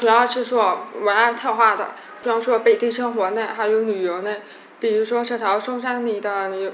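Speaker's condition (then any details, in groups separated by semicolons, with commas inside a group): Hearing impairment; daily word drills with parents speaking from behind, hundreds of repetitions, communication once judged poor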